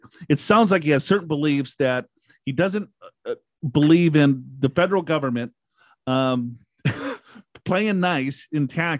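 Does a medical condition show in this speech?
No.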